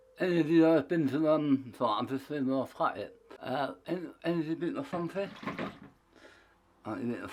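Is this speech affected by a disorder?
Yes: tongue cancer; half tongue removed.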